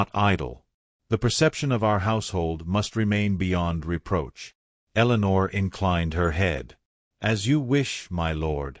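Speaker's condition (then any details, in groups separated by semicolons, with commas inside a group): No condition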